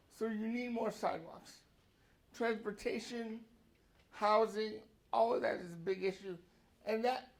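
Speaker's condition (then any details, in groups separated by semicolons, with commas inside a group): Cerebral palsy; brain cell damage at birth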